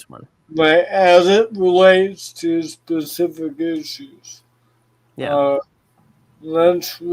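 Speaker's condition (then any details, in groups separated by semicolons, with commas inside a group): Cerebral palsy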